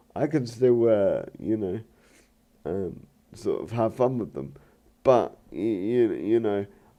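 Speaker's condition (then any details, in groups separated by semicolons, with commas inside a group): Cerebral palsy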